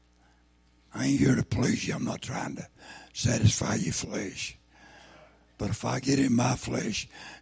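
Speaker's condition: Throat cancer, lost vocal cord

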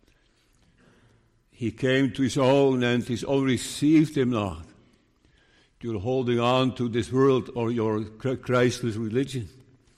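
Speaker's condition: Parkinson's disease; diagnosed 5 years ago

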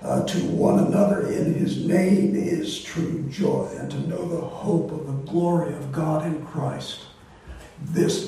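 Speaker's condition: Voice disorder; not contagious

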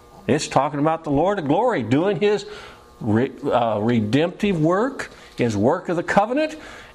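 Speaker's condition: No condition

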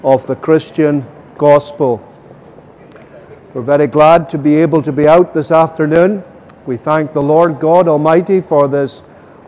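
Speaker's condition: No condition

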